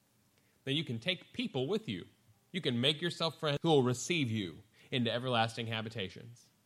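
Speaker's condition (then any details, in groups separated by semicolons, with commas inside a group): No condition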